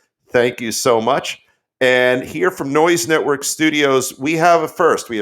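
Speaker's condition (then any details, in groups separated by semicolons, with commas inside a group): No condition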